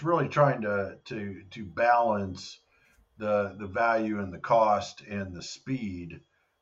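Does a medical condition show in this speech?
No.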